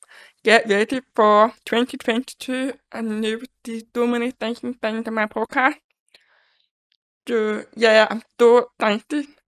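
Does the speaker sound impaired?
Yes: deafness; congenital deafness, born deaf.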